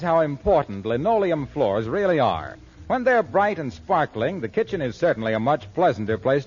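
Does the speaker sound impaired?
No.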